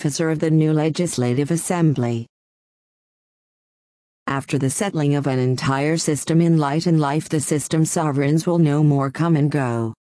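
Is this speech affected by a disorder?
No.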